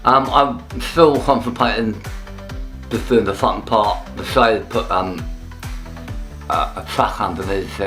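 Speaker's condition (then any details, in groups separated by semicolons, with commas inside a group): Tongue cancer; half tongue removed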